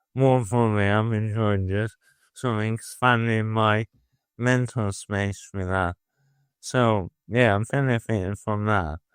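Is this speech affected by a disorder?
Yes: motor neuron disease.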